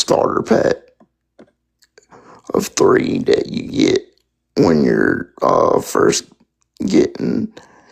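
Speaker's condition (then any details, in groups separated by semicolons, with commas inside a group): Spastic quadriplegic cerebral palsy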